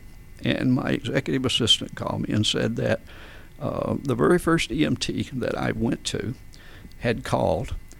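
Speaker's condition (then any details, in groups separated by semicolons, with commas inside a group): Spasmodic dysphonia; adductor spasms, vocal folds slam together, voice problems when speaking to groups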